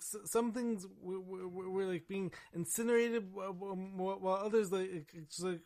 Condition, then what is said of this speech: Stuttering. So if any of you guys have any issues when it comes to my speech issues, my stammering and stuttering, you guys are going to have to deal with it because both of us are cool with that.